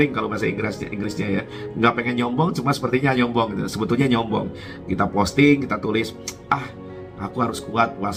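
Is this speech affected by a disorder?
No.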